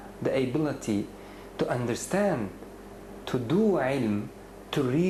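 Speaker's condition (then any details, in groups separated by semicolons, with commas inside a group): No condition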